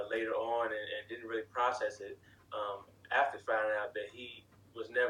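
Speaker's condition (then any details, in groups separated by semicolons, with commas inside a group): No condition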